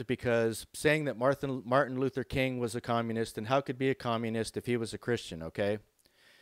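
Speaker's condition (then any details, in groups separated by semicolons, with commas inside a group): No condition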